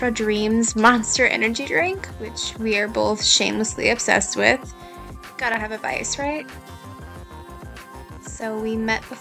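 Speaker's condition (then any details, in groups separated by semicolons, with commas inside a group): No condition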